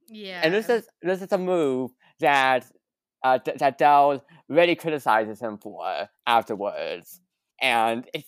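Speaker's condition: Stutter; stutter persisting into adulthood; mild stutter, still trying to overcome it; stutters multiple times in podcast recordings, stutters clipped out in editing; repeated words, prolonged sounds

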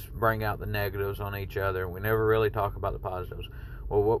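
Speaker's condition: No condition

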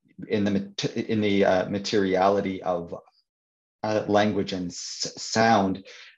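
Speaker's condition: Stuttering; stutter since at least teenage years, ongoing near age 50; speaks at support groups for people and children who stutter; certain words and sounds hardest, stacks up vocabulary, circumlocution, quickly finds other wording to ease stutter; prolonged sounds

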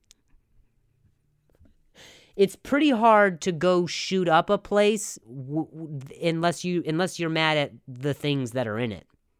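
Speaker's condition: Speech impediment (stutter); voice quality not good, recently back in health; repetitions of words, phrases and syllables, part-word breaks; repeated sounds

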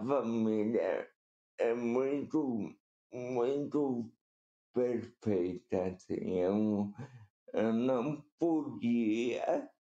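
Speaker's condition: Cerebral palsy; uneventful pregnancy

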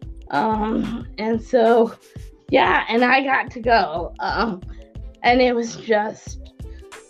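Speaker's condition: Cerebral palsy; speaks, controls whole iPhone by iOS voice control, Google Android voice recognition understands better than iOS

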